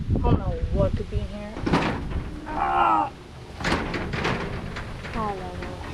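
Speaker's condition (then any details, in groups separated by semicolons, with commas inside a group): No condition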